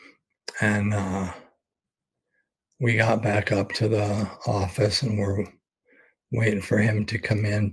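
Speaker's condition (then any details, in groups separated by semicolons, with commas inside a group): ALS; expects to lose voice very soon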